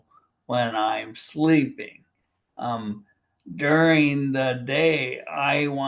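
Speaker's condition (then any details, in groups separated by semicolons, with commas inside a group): Primary lateral sclerosis, bulbar onset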